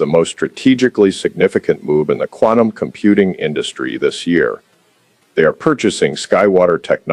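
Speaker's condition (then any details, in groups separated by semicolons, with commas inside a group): No condition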